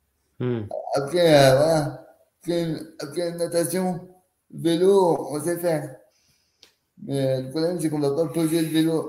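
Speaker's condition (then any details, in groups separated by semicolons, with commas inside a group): Cerebral palsy; quadriplegic, since birth, cause extreme prematurity, wheelchair user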